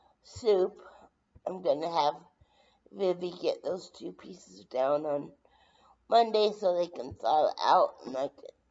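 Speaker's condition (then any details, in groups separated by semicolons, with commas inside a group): Brain injury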